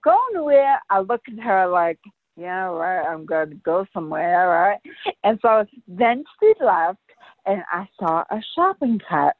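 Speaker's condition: Brain aneurysm rupture; sudden ruptured brain aneurysm

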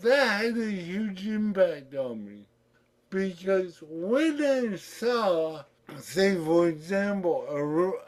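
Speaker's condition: Cerebral palsy; childhood-onset, childhood physiotherapy, occupational and speech therapy, school for physically disabled children, regular school from age 13; distinctive voice, imitated by friend Fred

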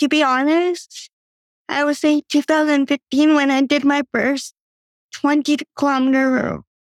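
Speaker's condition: Cerebral palsy; took first steps

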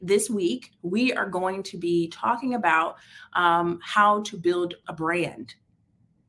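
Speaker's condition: No condition

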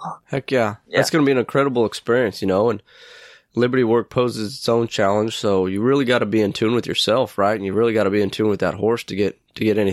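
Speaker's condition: No condition

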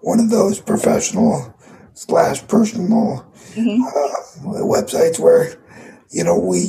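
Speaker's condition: Cerebral palsy; condition audible in voice

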